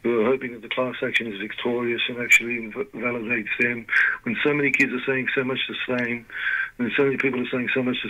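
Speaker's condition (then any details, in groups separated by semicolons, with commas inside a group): Parkinson's disease; diagnosed 2019, led to retirement; limited capacity, can't do much more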